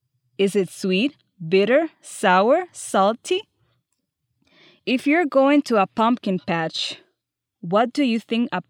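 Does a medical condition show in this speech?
No.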